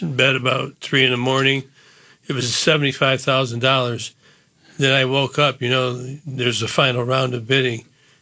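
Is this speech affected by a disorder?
Yes: Parkinson's disease; posture and gait changes, earlier neck and shoulder surgeries missed diagnosis; about 10 years since diagnosis; once could not speak on live TV, diagnosed 2 days later.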